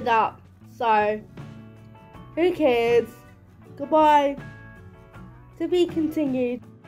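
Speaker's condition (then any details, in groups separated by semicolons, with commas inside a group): Cerebral palsy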